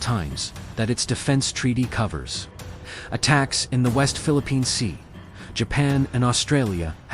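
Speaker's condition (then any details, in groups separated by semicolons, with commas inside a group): No condition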